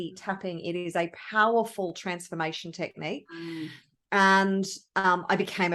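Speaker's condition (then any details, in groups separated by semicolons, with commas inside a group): No condition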